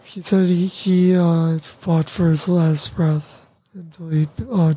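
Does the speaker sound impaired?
Yes: tracheostomy; tracheostomy connected to ventilator, paralysis after accident, breathing affected; voice lost at first, spelled on communication board, voice later regained, cuff inflated at night stops talking.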